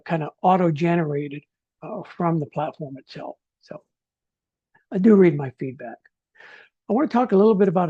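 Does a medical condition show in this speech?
No.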